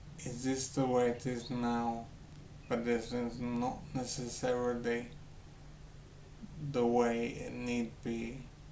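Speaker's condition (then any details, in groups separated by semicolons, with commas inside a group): Brain injury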